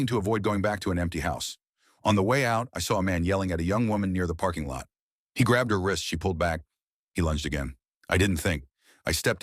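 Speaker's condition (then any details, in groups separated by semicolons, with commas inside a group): No condition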